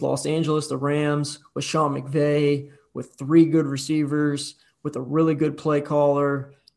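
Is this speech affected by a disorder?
No.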